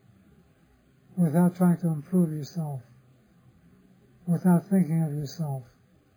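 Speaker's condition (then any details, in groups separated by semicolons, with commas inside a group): Parkinson's disease; others offer remedies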